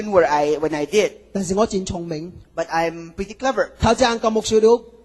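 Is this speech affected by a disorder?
No.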